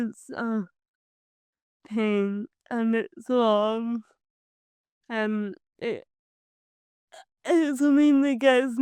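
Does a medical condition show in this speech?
Yes: cerebral palsy; from birth.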